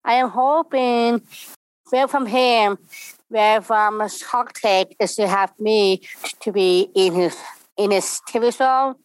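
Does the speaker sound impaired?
Yes: Down syndrome; congenital.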